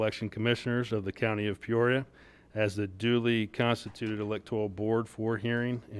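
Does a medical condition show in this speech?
No.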